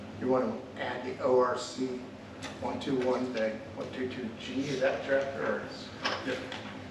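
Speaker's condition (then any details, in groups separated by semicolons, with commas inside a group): No condition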